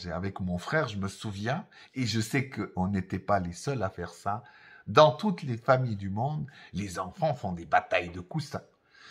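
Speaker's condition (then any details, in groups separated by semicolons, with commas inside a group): No condition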